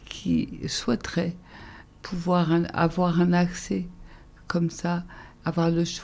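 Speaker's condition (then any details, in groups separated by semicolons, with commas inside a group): ALS (Charcot's disease); advanced, increasing oxygen use, lies down a lot, muscle pain, constant contractures; breathing difficulties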